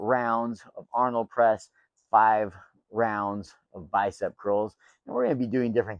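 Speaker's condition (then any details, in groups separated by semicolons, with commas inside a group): No condition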